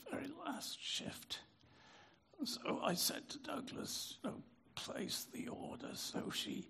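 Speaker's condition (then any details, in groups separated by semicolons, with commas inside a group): Spasmodic dysphonia; spastic dysphonia, spasmodic dystonia subtype, ENT exam with nasal camera, cause unknown, no known cure; catch in voice, lost resonance, speaking hard, easier with use but tires, lost three-octave singing range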